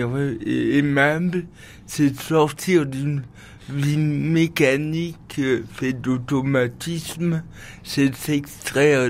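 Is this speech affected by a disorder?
Yes: cerebral palsy.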